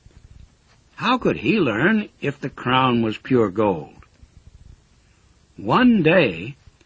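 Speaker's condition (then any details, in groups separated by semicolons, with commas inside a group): No condition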